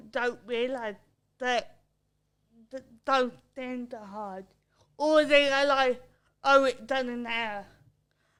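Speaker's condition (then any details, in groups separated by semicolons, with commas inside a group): Cerebral palsy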